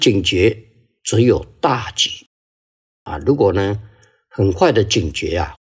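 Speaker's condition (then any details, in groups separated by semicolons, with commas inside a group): No condition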